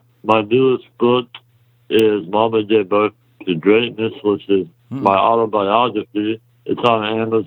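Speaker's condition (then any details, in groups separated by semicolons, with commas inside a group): Muscular dystrophy; congenital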